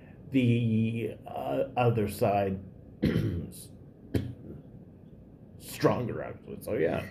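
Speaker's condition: Stuttering; formerly covert stuttering, brief group therapy as a teenager; used to forewarn listeners of stutter, no longer masks stutter, stutters more under time pressure; repeated sounds, prolonged sounds

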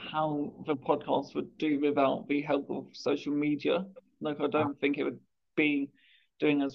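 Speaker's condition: Stammer; lifelong; varies, rarely stammers at office, awful working from home, more panic on stammer-related press talk; sometimes absent, sometimes really bad, goes when talking about passions like cars or stammering; blocks

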